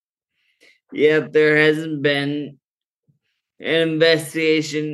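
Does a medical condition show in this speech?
Yes: Friedreich's ataxia; progressive, managed with cannabis for neuropathic pain, muscle relaxing, sleep; ataxia worse when not well-rested.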